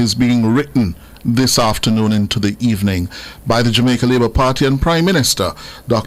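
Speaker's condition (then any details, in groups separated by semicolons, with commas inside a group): No condition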